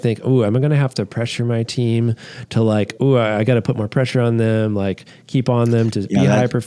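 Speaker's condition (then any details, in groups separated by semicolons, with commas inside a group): No condition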